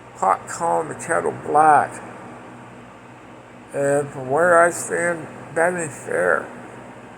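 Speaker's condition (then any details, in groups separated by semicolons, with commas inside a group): Parkinson's; speech impediment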